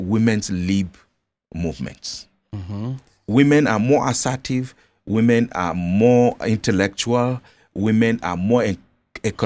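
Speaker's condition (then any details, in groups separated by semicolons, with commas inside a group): No condition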